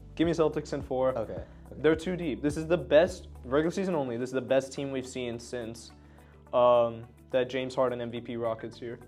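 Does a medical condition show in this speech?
No.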